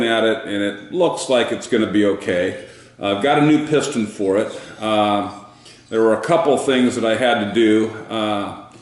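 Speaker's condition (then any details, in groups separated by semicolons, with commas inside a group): No condition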